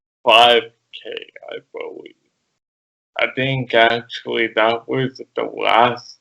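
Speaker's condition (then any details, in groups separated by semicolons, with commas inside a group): Cerebral palsy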